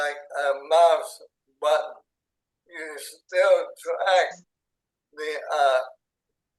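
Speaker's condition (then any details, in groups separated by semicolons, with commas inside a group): ALS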